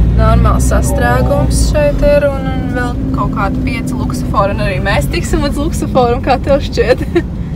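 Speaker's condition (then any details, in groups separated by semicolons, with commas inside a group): No condition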